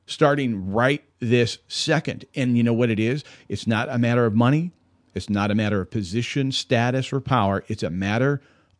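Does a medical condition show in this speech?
No.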